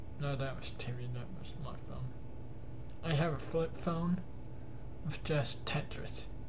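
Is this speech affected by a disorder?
Yes: cerebral palsy.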